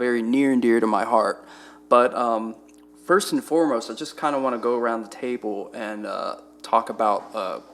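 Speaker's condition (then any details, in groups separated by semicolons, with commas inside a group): No condition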